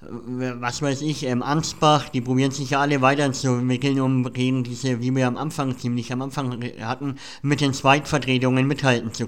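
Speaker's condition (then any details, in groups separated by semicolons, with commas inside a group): Cleft palate; speech impediment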